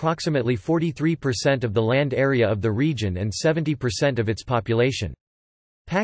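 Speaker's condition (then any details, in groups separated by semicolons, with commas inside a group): No condition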